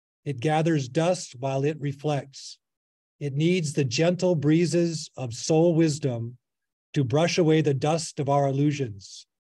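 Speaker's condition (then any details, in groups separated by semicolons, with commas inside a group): No condition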